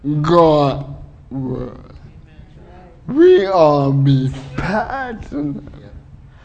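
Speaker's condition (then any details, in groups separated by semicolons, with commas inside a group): Cerebral palsy; uses wheelchair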